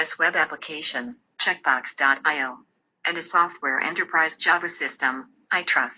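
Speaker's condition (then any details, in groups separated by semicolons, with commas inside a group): No condition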